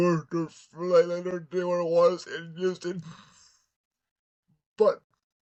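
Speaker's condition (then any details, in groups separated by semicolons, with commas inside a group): Cerebral palsy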